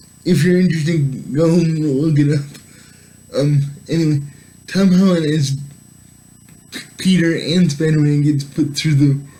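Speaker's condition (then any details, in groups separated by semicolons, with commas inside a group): Cerebral palsy; affects all muscles; able to speak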